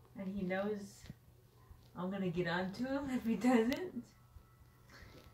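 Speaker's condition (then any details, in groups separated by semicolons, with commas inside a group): Cerebral palsy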